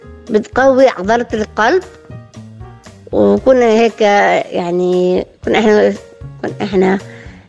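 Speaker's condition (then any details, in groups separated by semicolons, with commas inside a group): Down syndrome; 23 years old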